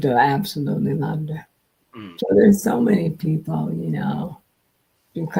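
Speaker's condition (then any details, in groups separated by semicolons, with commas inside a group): Multiple sclerosis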